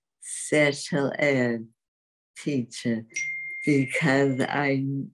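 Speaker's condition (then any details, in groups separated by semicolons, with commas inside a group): Dystonia; affects walking and speech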